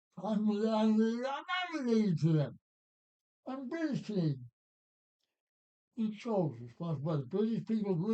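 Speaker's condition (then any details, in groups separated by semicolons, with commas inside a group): Parkinson's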